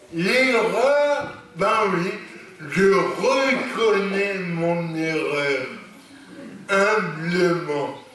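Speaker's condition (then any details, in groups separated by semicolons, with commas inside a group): Cerebral palsy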